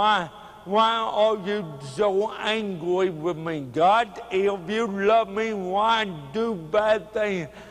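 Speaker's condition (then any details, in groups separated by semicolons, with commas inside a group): Cerebral palsy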